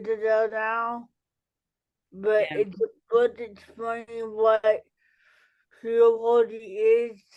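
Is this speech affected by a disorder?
Yes: cerebral palsy; childhood speech delay.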